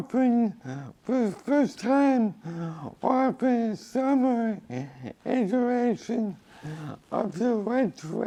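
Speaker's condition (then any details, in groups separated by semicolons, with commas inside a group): Cerebral palsy; from birth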